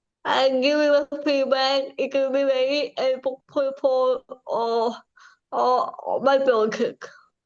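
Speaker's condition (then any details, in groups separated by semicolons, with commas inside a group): Cerebral palsy; from birth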